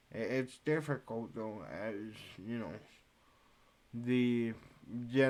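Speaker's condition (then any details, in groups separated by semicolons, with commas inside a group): Cerebral palsy; speech affected by cerebral palsy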